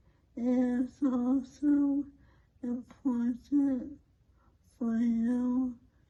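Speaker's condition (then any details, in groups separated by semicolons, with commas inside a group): ALS; leg onset, lost mobility; onset almost 8 years ago, no recent progression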